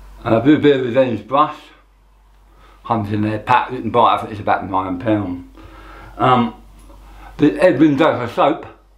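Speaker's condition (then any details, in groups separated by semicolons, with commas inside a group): Tongue cancer; half tongue removed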